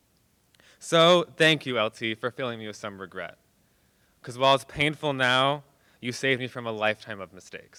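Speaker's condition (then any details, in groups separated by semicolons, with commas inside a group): No condition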